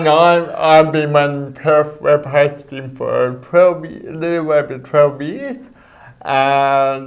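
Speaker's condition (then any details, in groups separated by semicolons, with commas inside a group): Cerebral palsy; speech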